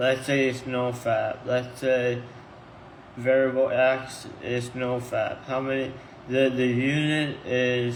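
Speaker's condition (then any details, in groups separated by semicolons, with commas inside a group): Tongue cancer surgery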